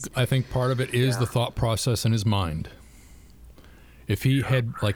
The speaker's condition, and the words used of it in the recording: None; typical speech.